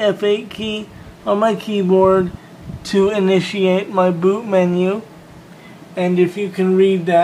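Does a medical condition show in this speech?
Yes: cerebral palsy.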